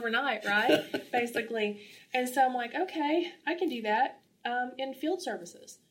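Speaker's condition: No condition

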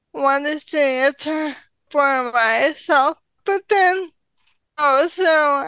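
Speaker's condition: ALS; diagnosed at age 33, slower progression than expected, power in legs not arms; about 8 years since diagnosis, responds to gentle careful strength-building exercise

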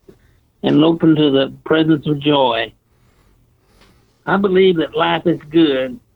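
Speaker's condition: Parkinson's disease; about 20 years since diagnosis, on levodopa

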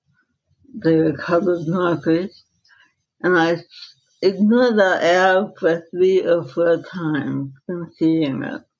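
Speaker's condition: Dystonia, secondary to encephalitis

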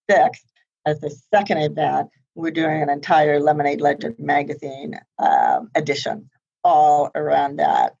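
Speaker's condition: Profound hearing loss, congenital, high-frequency; hearing aids tried repeatedly but never worked well enough

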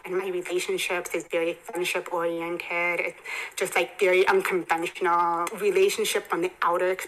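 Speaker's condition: Hearing impairment; bilateral cochlear implants

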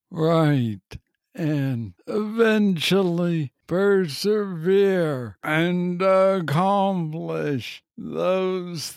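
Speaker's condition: Parkinson's disease, young onset

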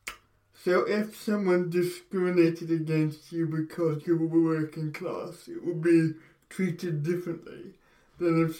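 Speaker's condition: Cerebral palsy

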